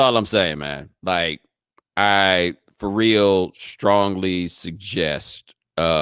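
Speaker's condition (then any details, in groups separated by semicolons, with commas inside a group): No condition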